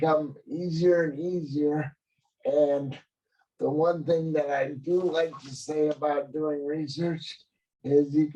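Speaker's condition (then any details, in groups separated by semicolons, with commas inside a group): Cerebral palsy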